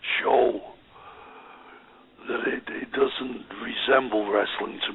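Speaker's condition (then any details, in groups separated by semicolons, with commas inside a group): Voice box damage after neck operation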